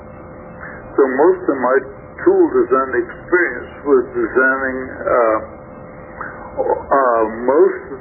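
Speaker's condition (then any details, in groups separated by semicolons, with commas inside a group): Stroke affecting throat muscles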